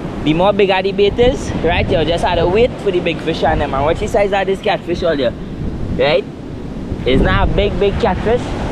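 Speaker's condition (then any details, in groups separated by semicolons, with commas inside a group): No condition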